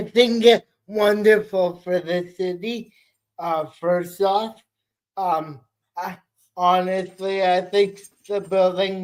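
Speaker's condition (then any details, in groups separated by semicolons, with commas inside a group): Cerebral palsy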